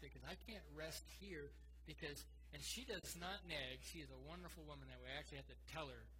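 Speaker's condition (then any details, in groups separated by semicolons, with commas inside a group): No condition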